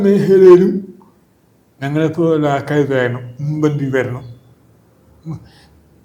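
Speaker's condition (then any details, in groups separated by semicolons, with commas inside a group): Cerebral palsy; from birth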